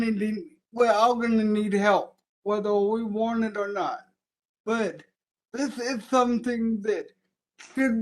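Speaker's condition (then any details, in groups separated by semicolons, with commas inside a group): Cerebral palsy; from birth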